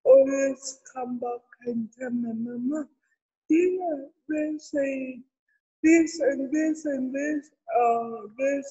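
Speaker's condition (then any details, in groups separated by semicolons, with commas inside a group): Cerebral palsy; therapy since six months old, ongoing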